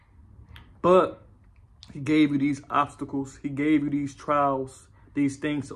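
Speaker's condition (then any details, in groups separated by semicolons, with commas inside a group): No condition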